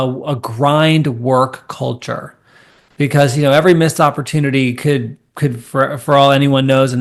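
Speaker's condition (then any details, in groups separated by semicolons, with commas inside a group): No condition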